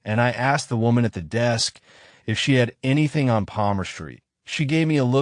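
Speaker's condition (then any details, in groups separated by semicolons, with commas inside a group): No condition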